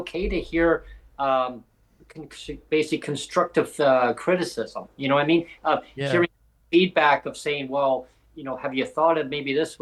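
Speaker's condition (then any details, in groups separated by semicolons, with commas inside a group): No condition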